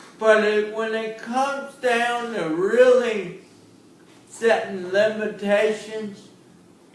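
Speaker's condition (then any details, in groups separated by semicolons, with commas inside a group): Cerebral palsy; since birth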